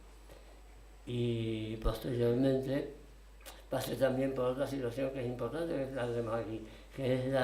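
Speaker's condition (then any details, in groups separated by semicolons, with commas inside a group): Tongue cancer, partial glossectomy; half of tongue removed for cancer; over 25 years since cancer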